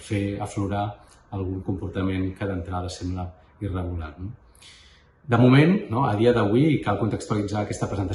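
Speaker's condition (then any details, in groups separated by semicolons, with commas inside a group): No condition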